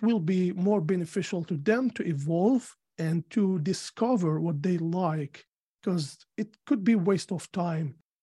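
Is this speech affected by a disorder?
No.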